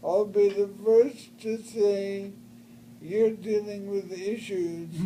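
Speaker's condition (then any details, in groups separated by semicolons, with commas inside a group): Brain injury; traumatic brain injury; recovery through most of 30s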